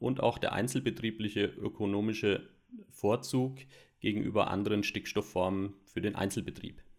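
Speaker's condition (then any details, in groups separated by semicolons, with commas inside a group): No condition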